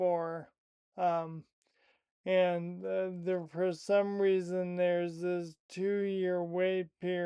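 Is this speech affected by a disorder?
Yes: primary lateral sclerosis.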